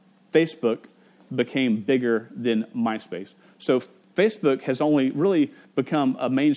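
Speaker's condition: Stutter; stutter since age five, persisting through adulthood; stutters while giving a talk to parents; at times blocks and cannot say own name; prolonged sounds, blocks

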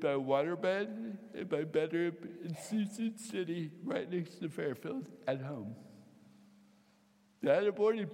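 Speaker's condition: Cerebral palsy, mild; hand tremor

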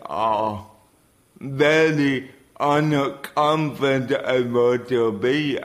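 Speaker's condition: Cerebral palsy; daily tasks harder than for others

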